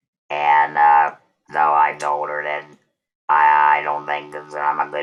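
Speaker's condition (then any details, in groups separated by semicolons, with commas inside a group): Total laryngectomy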